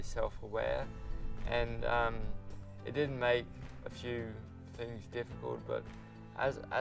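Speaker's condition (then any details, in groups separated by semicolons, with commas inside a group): Cerebral palsy; from birth, T34 wheelchair racing class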